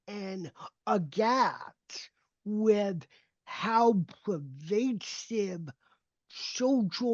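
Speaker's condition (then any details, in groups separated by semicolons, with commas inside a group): Cerebral palsy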